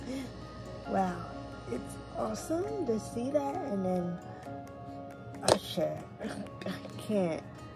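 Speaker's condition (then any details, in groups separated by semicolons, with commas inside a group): Cerebral palsy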